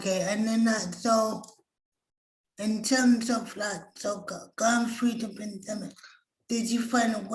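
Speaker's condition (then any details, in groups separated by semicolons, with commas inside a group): Cerebral palsy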